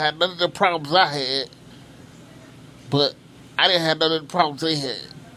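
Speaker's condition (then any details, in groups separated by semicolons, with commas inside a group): Cerebral palsy; from birth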